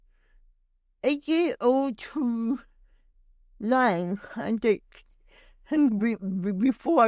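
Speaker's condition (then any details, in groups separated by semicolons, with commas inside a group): Cerebral palsy; stutters heavily when talking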